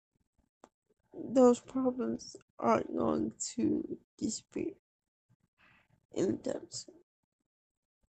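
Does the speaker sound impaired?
Yes: cerebral palsy; wheelchair user, can feed self and type.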